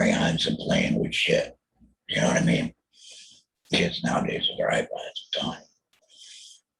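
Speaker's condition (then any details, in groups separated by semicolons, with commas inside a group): Total laryngectomy; hoarse weak voice before surgery, hard breathing, natural voice lost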